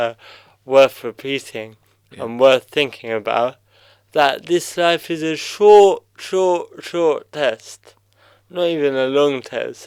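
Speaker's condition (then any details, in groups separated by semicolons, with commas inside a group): Cerebral palsy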